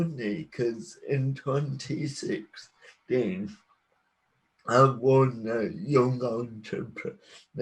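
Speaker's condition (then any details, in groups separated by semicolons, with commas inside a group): Cerebral palsy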